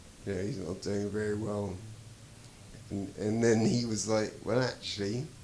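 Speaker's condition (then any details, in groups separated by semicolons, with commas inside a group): Traumatic brain injury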